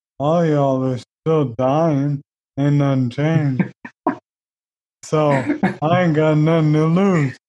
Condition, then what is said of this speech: ALS (motor neuron disease). As you can tell, I don't sound the way I used to.